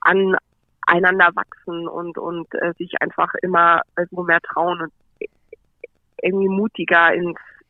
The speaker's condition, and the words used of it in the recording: Stuttering. Und also ganz besonders, wenn ich dann auf Englisch Seminare gebe, Online-Seminare, das ist eine super große Herausforderung.